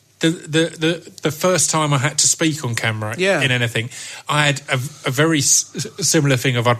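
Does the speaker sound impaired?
Yes: stutter; stutter since age five, taught syllable-tapping technique, rarely uses it, copes with it; stutters on some w-initial words, adds 'a' before hard words like Dylan Moran, tapping syllables helps; here repeated sounds, prolonged sounds.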